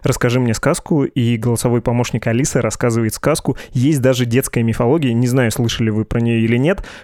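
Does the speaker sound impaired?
No.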